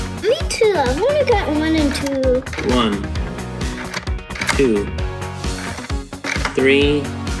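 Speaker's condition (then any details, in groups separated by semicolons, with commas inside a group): No condition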